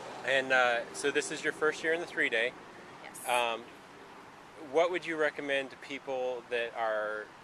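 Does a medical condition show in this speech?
No.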